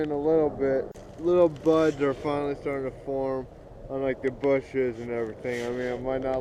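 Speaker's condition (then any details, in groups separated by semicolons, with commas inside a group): Cerebral palsy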